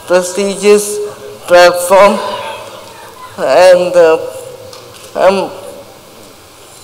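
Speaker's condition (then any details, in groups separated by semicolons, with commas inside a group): Cerebral palsy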